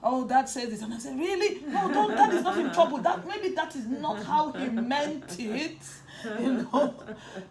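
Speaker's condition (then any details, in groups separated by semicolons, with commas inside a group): No condition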